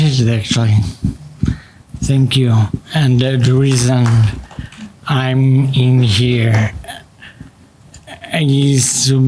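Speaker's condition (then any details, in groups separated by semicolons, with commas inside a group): Spinocerebellar ataxia type 3, Machado-Joseph disease (SCA3); inherited, maternal side; about 10 years since diagnosis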